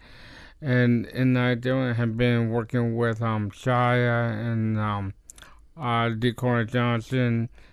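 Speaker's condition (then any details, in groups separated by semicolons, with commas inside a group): Down syndrome; known before age three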